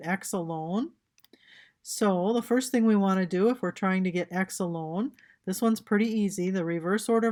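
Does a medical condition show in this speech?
No.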